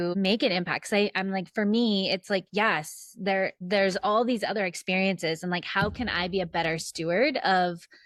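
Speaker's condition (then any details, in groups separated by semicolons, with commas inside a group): No condition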